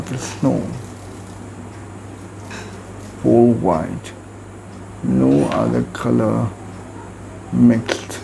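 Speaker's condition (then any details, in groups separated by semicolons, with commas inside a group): Cerebral palsy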